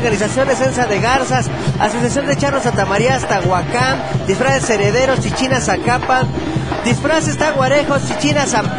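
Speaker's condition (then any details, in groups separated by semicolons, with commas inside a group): No condition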